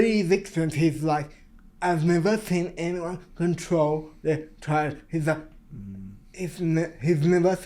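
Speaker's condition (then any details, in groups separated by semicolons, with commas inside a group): Cerebral palsy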